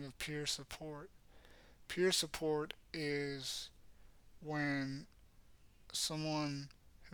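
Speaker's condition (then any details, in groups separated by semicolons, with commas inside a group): Cerebral palsy; has had speech therapy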